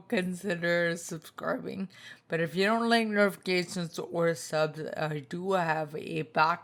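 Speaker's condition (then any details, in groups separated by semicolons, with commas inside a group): Spinocerebellar ataxia type 2, SCA2; tongue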